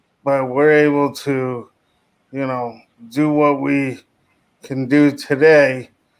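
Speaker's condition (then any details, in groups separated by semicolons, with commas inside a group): Cerebral palsy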